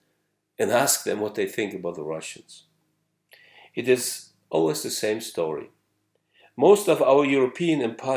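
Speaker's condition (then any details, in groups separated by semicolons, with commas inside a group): No condition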